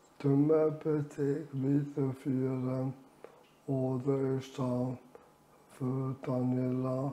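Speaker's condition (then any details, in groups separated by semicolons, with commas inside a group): Amyotrophic lateral sclerosis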